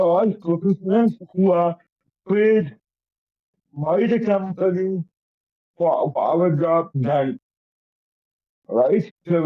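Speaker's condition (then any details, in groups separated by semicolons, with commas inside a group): Cerebral palsy; affects coordination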